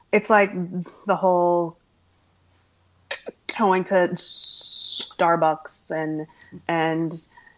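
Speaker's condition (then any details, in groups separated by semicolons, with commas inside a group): Stuttering; stuttering since around age 3, past speech therapy, largely stopped talking for about 5 years; still stutters, including when saying own name; formerly hid stuttering by switching words, deep breaths, fillers like ums and ahs, avoided talking; blocks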